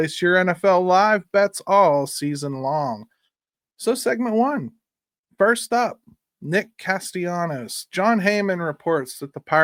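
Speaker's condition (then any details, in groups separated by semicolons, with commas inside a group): No condition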